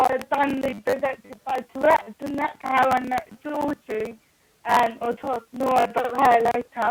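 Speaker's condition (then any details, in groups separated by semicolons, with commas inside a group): Cerebral palsy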